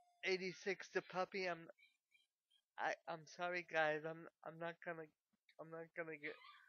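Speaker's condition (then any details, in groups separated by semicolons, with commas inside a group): Cerebral palsy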